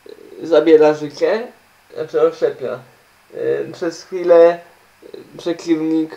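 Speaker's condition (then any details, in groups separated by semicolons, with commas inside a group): Cerebral palsy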